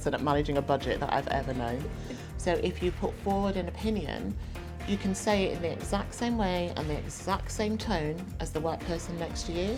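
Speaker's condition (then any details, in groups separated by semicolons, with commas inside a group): No condition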